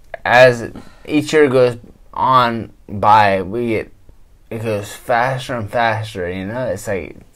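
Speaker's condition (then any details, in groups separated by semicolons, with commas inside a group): Traumatic brain injury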